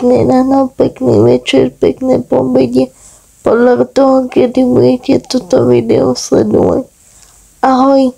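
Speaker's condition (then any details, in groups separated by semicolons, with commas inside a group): Cerebral palsy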